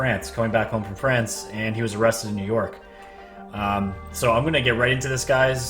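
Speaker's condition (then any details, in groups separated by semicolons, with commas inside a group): No condition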